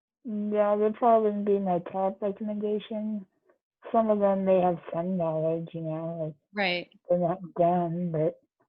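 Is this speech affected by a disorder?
Yes: Duchenne muscular dystrophy.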